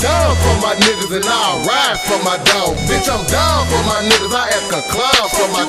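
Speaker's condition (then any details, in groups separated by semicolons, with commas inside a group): No condition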